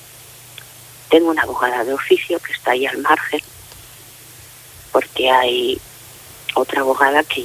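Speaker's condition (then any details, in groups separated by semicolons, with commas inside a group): Facial palsy; facial palsy after cancer surgery three years ago, age 47 now, ongoing medical follow-up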